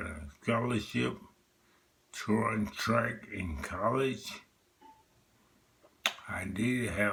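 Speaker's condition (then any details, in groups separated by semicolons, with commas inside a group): Multiple sclerosis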